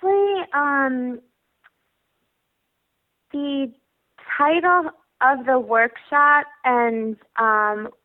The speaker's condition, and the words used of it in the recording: Stuttering. And I was telling him, like, I'm a person who stutters.